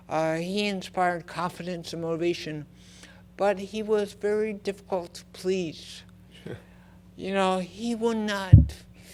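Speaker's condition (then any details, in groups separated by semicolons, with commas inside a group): Cerebral palsy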